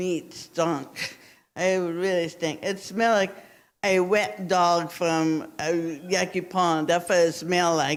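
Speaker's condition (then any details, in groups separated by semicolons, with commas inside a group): Cerebral palsy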